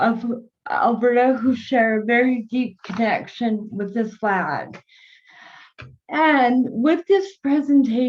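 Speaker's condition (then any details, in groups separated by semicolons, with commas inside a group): Cerebral palsy; early difficulty forming words, learned by mimicry, no speech therapy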